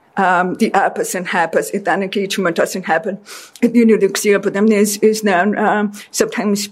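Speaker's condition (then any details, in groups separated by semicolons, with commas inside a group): Deafness; deaf since childhood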